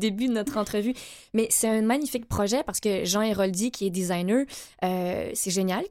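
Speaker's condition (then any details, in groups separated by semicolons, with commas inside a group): No condition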